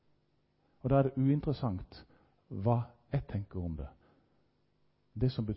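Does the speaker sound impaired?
No.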